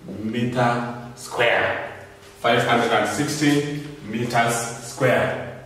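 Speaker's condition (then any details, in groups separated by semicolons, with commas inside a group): No condition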